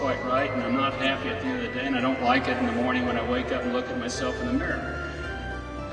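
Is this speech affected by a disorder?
No.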